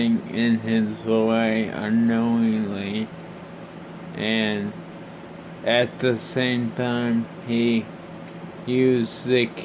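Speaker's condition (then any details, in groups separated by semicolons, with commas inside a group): Brain injury (brain shearing)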